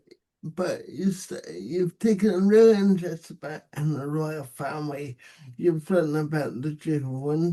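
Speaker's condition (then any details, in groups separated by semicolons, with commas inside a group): Cerebral palsy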